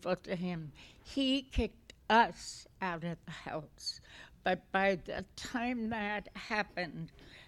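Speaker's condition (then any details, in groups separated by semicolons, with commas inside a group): Essential tremor; voice affected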